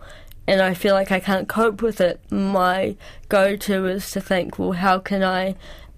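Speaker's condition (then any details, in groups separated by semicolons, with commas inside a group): Cerebral palsy; cerebral palsy since childhood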